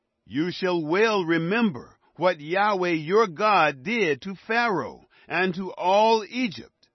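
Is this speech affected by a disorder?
No.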